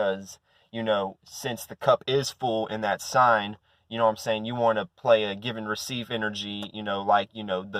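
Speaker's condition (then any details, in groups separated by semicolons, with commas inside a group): No condition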